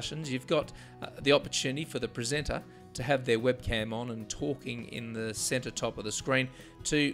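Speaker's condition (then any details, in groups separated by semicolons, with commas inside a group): No condition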